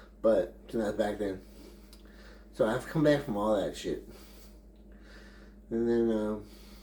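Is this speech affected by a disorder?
Yes: brain injury; memory greatly affected.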